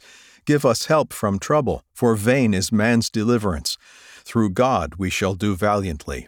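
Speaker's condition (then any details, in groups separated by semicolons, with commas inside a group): No condition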